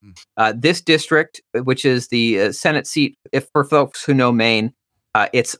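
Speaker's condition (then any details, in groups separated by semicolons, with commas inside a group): No condition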